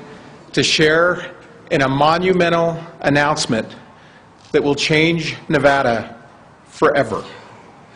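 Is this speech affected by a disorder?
No.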